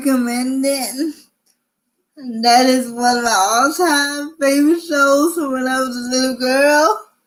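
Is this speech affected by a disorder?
Yes: cerebral palsy.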